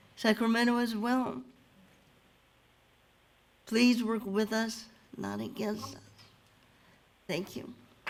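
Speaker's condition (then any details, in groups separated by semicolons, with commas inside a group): Cerebral palsy; since birth; 50 years old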